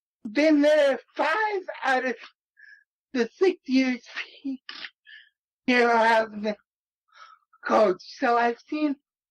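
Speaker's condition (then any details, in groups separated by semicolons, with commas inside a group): Cerebral palsy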